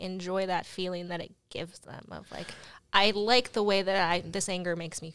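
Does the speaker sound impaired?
No.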